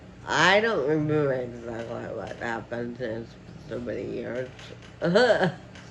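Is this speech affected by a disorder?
Yes: Friedreich ataxia.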